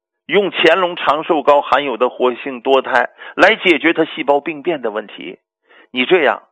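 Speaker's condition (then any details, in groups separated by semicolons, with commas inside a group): No condition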